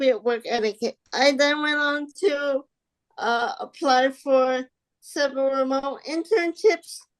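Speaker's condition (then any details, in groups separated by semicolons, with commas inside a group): Spastic quadriplegic cerebral palsy; spastic quadriplegic, from birth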